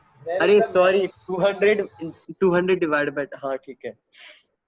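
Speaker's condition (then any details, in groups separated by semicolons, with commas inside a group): No condition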